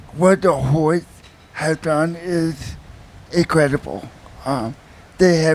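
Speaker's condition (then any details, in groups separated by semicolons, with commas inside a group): Cerebral palsy; from birth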